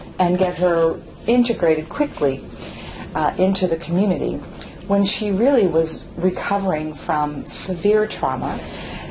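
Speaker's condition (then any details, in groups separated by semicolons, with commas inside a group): No condition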